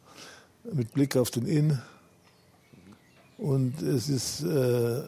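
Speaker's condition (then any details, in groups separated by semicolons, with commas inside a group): Parkinson's disease; not trembling during interview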